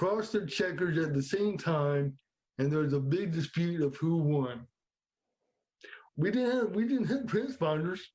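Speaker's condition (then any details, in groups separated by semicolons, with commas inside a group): Cerebral palsy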